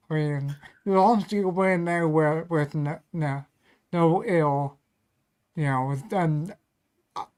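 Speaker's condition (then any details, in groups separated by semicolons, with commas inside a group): Ataxia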